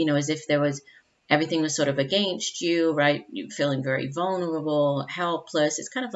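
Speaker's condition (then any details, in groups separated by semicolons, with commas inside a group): No condition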